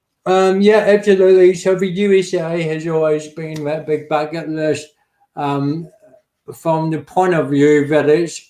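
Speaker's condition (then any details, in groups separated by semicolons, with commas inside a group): Cerebral palsy; affects speech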